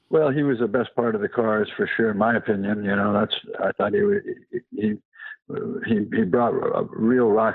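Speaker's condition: Parkinson's disease

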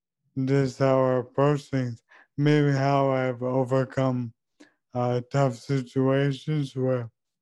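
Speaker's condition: ALS; 2 years since diagnosis

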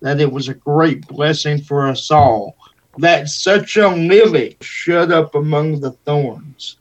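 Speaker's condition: Cerebral palsy; wheelchair user

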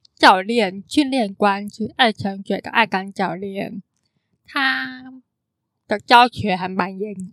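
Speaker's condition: Congenital hearing impairment; cannot hear clearly

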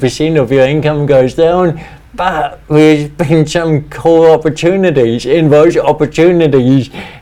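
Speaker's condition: Cerebral palsy; wheelchairs

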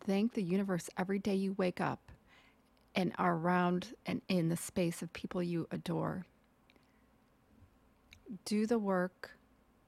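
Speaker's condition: No condition

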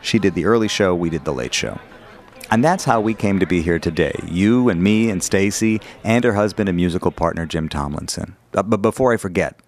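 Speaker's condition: No condition

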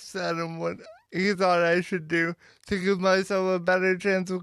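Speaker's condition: Cerebral palsy; power wheelchair user

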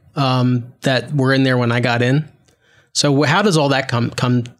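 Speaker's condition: No condition

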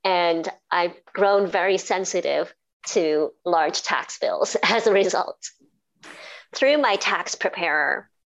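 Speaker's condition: Cleft palate and cleft lip; congenital, speech therapy as a teenager

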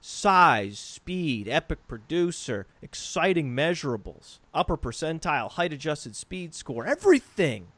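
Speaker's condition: No condition

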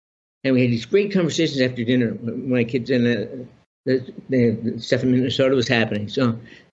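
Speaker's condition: Parkinson's disease; problems walking

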